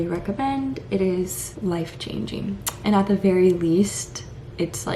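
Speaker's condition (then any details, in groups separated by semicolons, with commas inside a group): No condition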